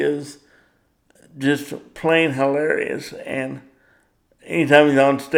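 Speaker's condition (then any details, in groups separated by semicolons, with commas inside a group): Cerebral palsy; power wheelchair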